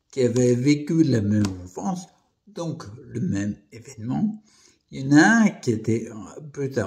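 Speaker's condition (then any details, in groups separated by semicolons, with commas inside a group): Primary progressive multiple sclerosis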